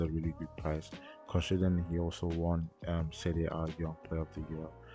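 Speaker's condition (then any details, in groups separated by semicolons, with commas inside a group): No condition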